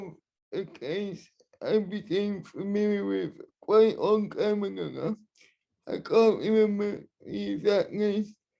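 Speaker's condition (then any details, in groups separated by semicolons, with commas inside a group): Cerebral palsy, spastic and dyskinetic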